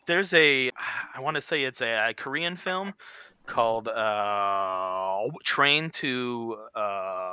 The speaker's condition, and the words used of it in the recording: Stuttering. I had no idea you had a stutter for a long time.